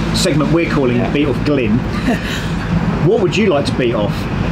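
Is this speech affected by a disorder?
No.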